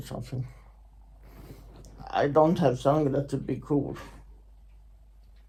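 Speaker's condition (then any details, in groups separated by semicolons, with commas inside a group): Secondary intracranial hypertension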